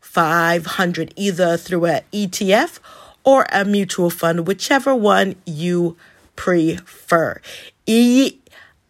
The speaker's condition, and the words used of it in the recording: Stuttering. And yes, I do stutter. It doesn't matter.